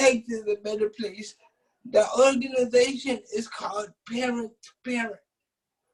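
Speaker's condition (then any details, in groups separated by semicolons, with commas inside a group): Cerebral palsy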